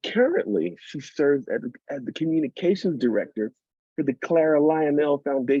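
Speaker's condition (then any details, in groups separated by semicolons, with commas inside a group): No condition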